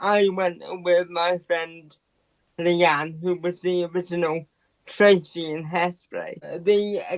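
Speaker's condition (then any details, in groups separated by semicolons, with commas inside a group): Quadriplegic cerebral palsy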